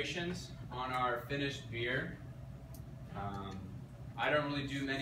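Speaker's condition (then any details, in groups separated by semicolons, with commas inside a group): No condition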